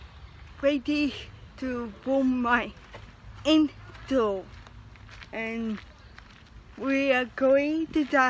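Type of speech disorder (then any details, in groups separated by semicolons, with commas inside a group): Apraxia of speech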